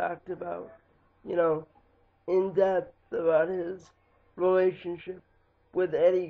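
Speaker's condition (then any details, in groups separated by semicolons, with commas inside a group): Cerebral palsy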